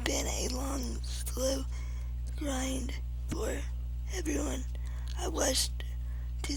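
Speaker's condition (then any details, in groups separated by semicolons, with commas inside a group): Cerebral palsy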